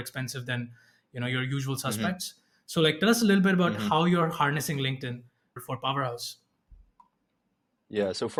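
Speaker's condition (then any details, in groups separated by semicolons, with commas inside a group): No condition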